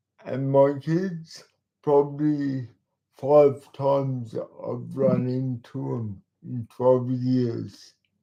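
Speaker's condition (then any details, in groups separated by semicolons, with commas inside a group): Cerebral palsy; talks slowly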